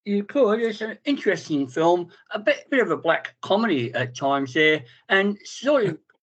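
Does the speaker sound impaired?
Yes: cleft palate and lip; congenital cleft palate and lip, plastic surgery and dental work over first 14 years, Royal Children's Hospital; speech therapy in childhood at Royal Children's Hospital.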